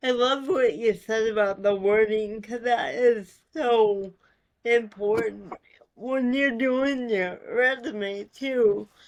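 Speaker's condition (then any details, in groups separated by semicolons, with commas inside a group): Cerebral palsy; voice affected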